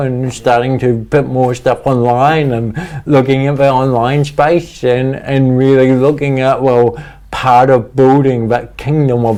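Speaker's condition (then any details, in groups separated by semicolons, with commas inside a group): Cerebral palsy; speech impediment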